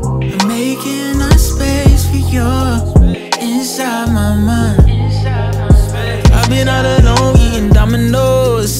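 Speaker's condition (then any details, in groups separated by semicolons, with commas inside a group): No condition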